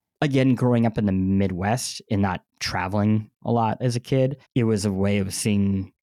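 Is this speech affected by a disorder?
Yes: cleft lip and palate; bandaged.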